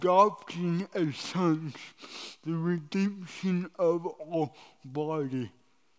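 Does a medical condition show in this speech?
Yes: cerebral palsy; doctors predicted no walking or talking.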